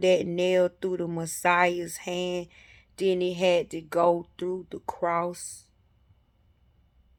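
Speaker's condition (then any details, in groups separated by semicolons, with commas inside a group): No condition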